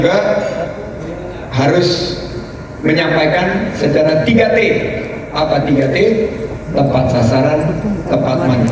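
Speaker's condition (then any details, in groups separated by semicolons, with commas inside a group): No condition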